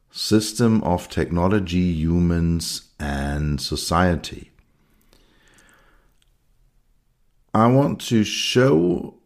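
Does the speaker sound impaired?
No.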